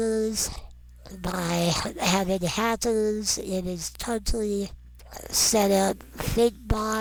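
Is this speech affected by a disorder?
Yes: non-progressive muscular dystrophy.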